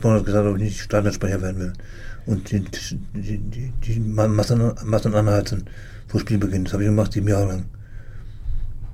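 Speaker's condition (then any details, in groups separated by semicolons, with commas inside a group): Parkinson's disease; gets attacks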